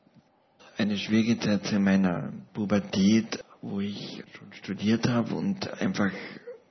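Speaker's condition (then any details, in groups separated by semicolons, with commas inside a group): Paralysis with ventilator dependence; paralysis since seventh month of life, ventilator since 2006; lives with ventilator, personal assistance in daily life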